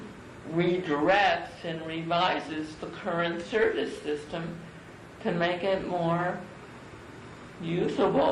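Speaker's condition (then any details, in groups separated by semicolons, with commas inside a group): Cerebral palsy; from birth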